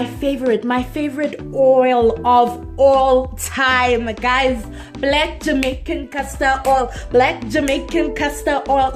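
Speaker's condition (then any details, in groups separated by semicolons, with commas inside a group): No condition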